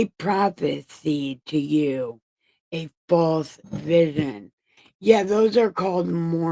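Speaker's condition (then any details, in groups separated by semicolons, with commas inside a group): Brain injury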